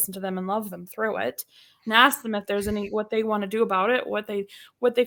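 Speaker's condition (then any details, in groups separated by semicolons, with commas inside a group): No condition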